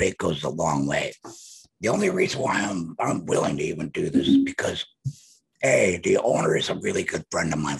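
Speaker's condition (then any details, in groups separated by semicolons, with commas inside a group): Laryngectomy, voice prosthesis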